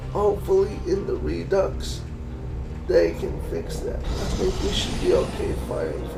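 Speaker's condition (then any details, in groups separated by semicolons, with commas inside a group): Cerebral palsy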